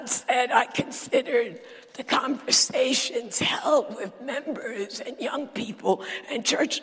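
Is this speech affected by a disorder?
Yes: dysphonia; sultry voice.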